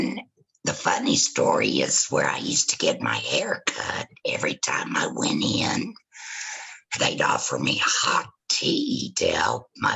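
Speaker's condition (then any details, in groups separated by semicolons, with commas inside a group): Laryngectomy after cancer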